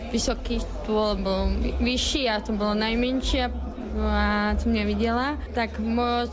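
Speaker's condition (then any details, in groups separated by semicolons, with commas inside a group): Deafness; born hearing, near-total hearing loss in early childhood, caused by medicines given as treatment; reads lips, sometimes uses hearing aid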